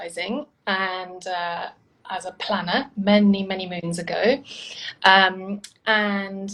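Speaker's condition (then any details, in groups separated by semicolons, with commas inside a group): No condition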